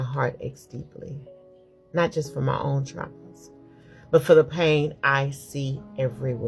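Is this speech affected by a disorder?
No.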